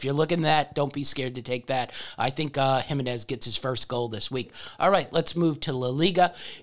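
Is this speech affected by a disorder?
No.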